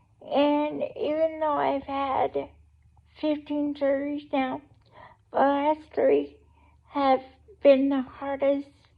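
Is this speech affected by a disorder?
Yes: cerebral palsy; able to talk.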